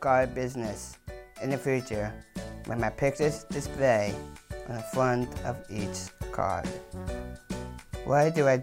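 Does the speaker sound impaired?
Yes: Down syndrome, trisomy 21.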